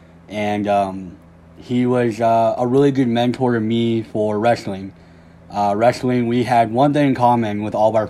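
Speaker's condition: Cleft lip and palate; one more surgery left

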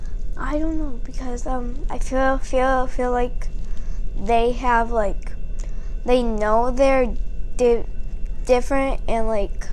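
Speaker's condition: Stuttering; childhood onset by kindergarten, stuttered nearly every time talking, therapy with miss Oliva three years, then miss Berman; middle schooler, much milder than when younger, gave five-minute speech to large crowd; bumpy speech, gets stuck on words, can make recalling words hard, uses dance rhythm to pace words, rarely stutters; repeated sounds, repeated words, prolonged sounds

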